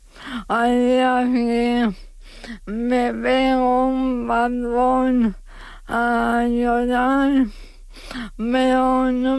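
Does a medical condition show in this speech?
Yes: ALS; diagnosed at about age 35.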